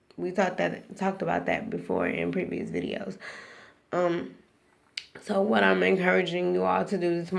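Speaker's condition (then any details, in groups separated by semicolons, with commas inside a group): Cerebral palsy, spastic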